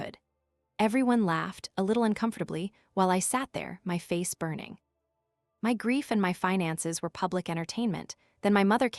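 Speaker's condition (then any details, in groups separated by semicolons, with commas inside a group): No condition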